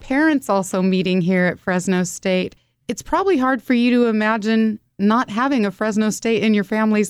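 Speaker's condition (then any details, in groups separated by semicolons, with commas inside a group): No condition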